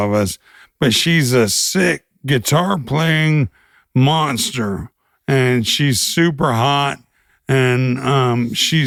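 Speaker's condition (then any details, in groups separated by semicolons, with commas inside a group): ALS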